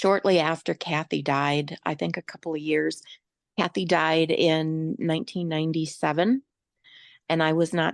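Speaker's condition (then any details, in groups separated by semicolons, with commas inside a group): No condition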